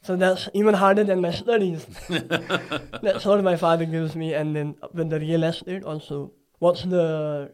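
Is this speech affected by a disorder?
Yes: cleft palate; talks from nasal cavity, speech sounds different, listeners try harder to understand.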